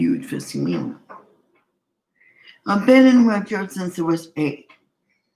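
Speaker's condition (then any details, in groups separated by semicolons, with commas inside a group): Cerebral palsy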